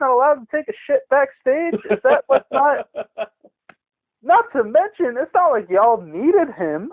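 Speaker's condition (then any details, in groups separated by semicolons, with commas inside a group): No condition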